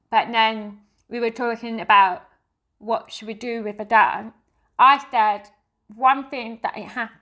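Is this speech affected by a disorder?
Yes: deafness; family all hearing.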